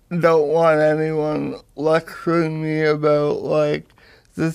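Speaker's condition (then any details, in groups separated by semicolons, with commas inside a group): Cerebral palsy; mother toilets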